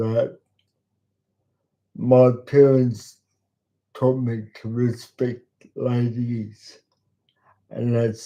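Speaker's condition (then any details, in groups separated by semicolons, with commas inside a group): Cerebral palsy; talks slowly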